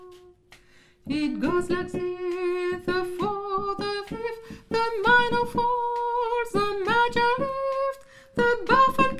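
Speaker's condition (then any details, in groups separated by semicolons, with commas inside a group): No condition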